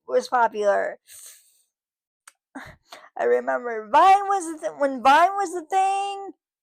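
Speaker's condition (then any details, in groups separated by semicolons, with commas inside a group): Cerebral palsy, spastic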